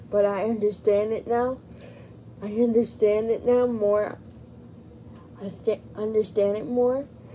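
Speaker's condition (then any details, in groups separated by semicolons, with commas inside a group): Cerebral palsy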